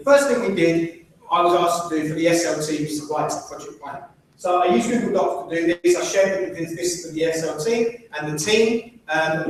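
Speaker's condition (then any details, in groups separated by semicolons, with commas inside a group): No condition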